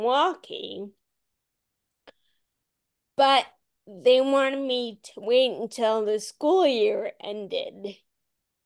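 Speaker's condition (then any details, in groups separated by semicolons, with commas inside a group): Friedreich's ataxia; cadence and slurring getting worse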